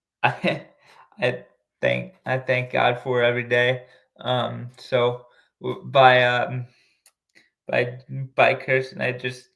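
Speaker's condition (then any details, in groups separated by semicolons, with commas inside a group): Cerebral palsy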